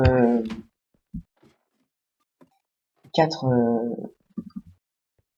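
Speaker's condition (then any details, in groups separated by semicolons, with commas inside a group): No condition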